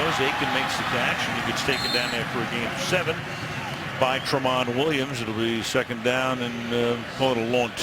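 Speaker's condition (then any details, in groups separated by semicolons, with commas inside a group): No condition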